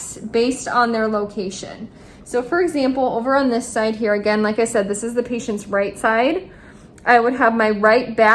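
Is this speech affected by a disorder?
No.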